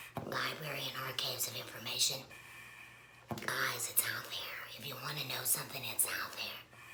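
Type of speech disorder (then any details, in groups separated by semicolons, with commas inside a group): Speech with a voice prosthesis; laryngectomy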